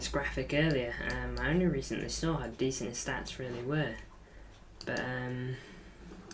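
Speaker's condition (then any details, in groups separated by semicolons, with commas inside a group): No condition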